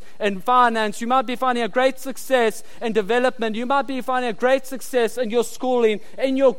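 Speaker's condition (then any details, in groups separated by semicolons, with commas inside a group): No condition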